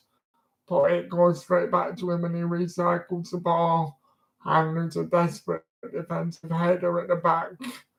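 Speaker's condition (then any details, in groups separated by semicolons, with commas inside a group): Disability affecting speech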